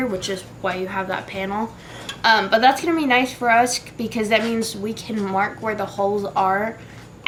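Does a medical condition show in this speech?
No.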